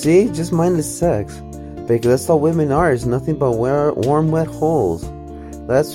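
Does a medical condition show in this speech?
No.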